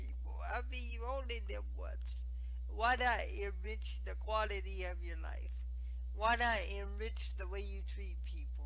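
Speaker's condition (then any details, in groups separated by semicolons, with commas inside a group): Spastic cerebral palsy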